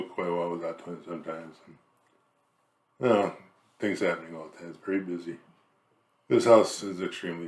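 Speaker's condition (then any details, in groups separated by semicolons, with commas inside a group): ALS; hospice, diaphragm weakening, very weak, morphine, lorazepam, breathing machine; reduced breathing, neck muscles compensating, tires quickly talking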